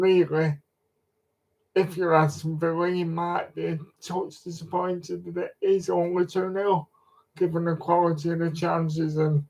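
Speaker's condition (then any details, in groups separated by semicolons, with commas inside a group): Cerebral palsy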